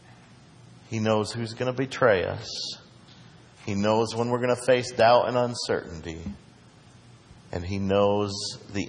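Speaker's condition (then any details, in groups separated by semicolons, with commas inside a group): No condition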